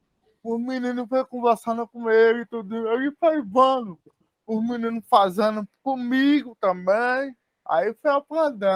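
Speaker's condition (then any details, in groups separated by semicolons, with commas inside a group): Spastic cerebral palsy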